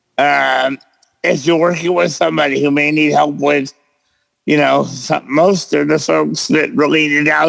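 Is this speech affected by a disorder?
Yes: cerebral palsy; present since birth.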